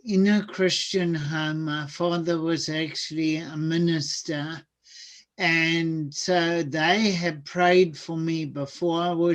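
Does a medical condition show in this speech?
Yes: cerebral palsy; speech sounds atypical.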